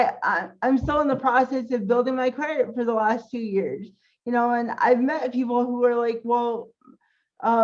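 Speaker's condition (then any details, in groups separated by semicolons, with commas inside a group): Cerebral palsy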